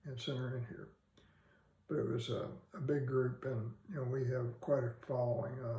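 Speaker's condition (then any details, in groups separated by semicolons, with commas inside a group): Parkinson's disease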